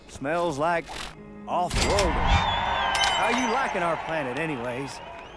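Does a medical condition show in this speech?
No.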